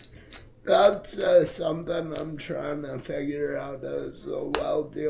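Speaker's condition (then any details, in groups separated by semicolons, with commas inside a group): Multiple sclerosis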